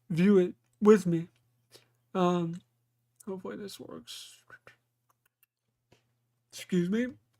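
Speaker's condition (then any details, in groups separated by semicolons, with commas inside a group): Cerebral palsy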